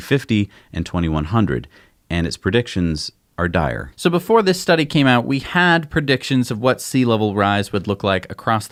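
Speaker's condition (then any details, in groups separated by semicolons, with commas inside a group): No condition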